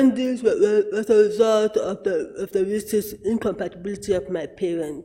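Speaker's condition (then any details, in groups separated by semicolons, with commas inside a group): Cerebral palsy; therapy started late, at age ten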